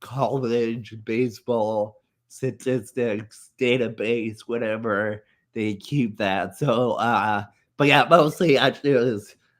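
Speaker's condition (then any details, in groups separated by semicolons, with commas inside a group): Muscular dystrophy; diagnosed age nine or ten, medication for spasms, mild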